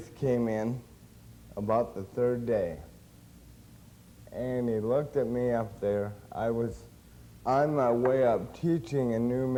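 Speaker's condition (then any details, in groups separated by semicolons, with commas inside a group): Cerebral palsy; since birth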